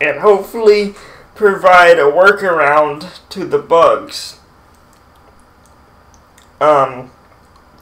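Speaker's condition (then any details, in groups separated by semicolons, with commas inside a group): Cerebral palsy, mild; speech sometimes affected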